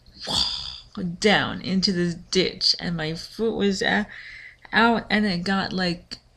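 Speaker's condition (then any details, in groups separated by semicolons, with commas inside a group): Cerebral palsy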